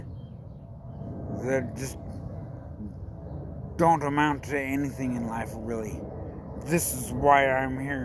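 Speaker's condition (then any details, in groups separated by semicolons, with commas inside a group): Brain injury; right-side head impact, left side spastic and uncoordinated, right milder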